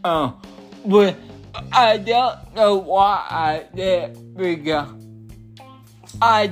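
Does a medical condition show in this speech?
Yes: cerebral palsy.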